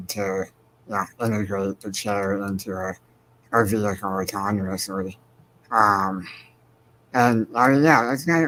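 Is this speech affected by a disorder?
Yes: spinal muscular atrophy.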